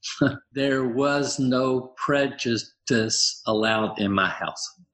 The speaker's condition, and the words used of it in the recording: Aphasia. I have aphasia. I have motor apraxia. I have dysarthria.